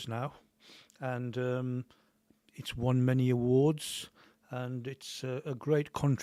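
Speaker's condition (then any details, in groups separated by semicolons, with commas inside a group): No condition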